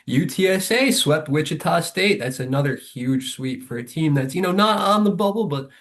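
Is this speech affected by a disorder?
No.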